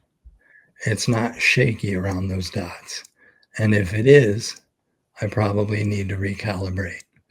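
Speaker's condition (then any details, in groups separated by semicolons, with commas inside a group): ALS; expects to lose voice very soon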